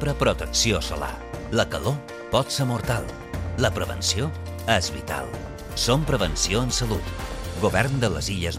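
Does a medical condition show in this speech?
No.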